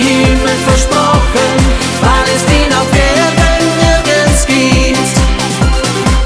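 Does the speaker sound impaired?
No.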